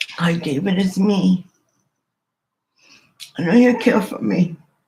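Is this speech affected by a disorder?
Yes: cerebral palsy.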